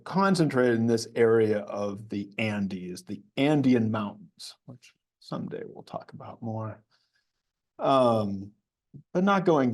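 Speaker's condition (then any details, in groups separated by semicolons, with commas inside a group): No condition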